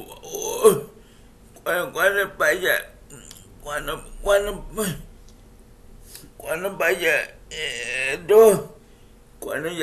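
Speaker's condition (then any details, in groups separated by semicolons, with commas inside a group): Cerebral palsy; speech affected by cerebral palsy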